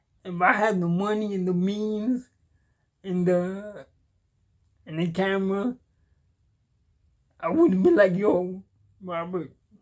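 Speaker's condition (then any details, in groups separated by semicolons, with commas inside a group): Cerebral palsy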